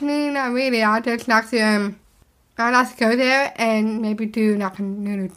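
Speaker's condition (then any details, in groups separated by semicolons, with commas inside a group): Down syndrome; speech therapist Miss Leah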